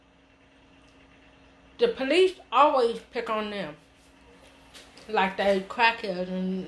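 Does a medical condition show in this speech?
Yes: hearing loss; hears and speaks well, understands sign language, signs less fluently.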